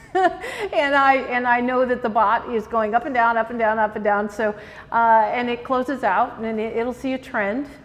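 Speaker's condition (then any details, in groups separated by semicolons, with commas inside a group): No condition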